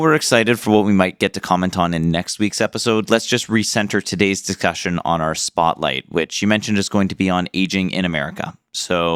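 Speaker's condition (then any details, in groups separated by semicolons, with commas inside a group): No condition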